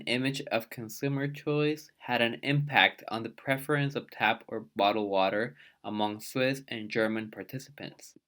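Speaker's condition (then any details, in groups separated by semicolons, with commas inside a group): No condition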